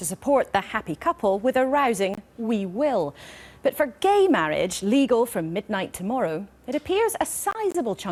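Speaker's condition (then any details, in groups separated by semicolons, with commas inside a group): No condition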